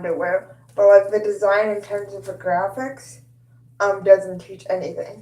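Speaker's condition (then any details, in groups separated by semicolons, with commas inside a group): Cerebral palsy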